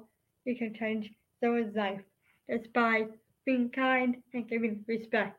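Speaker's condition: Down syndrome; congenital, hypotonia at birth, diagnosed hours after birth, high marker on alpha fetoprotein test at 16 weeks; age 25, early work on speech and neurodevelopment

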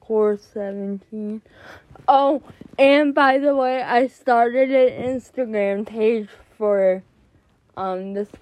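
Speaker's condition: Cerebral palsy; more jerking in class

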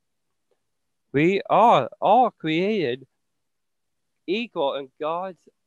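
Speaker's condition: Down syndrome; genetic, extra copy of chromosome 21, present from birth, no surgeries; communicates very clearly per host, experienced giving many speeches

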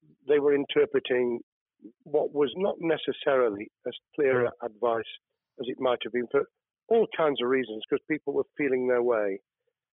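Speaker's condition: No condition

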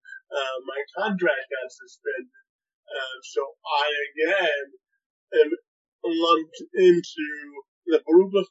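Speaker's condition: Cerebral palsy, spastic quadriplegia

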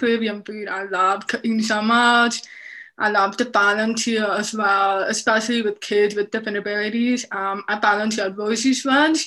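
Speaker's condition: Deafness, profound, severe; masks hinder lip reading

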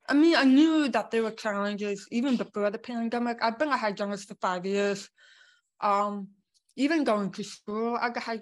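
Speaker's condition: Born deaf; congenital deafness

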